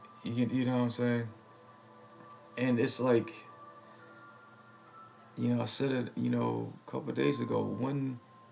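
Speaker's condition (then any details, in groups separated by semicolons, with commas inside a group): No condition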